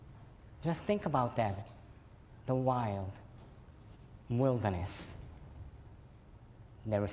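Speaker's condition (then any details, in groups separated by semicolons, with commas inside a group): Cleft lip and palate; fed formula and cow milk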